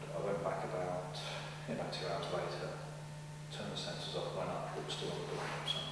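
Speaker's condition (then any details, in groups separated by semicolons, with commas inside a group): No condition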